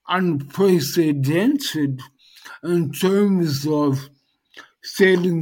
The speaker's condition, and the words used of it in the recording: Dysarthria. So you've certainly overcome that barrier of dysarthria.